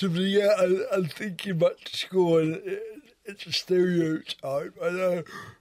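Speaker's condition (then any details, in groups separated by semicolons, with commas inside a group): Cerebral palsy; wheelchair user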